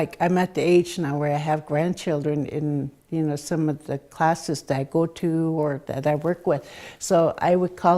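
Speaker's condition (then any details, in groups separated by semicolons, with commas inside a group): No condition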